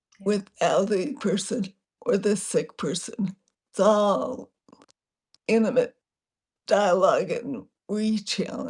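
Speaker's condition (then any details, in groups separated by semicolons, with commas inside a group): Multiple sclerosis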